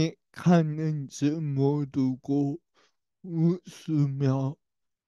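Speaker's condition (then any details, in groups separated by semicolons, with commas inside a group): Brain lesion disability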